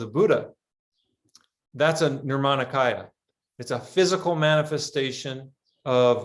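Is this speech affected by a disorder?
No.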